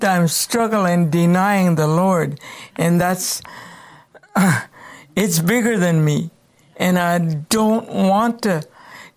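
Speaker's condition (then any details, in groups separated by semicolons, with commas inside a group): Cerebral palsy; congenital cerebral palsy, present since birth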